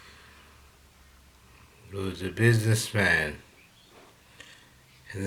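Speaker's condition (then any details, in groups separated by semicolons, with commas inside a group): Slurred speech from poisoning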